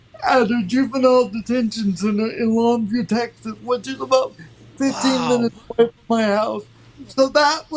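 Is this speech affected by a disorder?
Yes: cerebral palsy; from birth.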